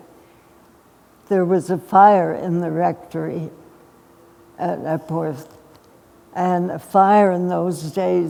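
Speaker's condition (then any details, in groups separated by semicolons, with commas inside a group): Essential tremor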